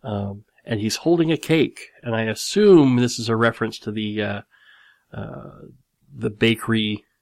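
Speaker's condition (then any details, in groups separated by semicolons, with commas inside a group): Cleft lip and palate; skull bone chips grafted to reconstruct nose around age 12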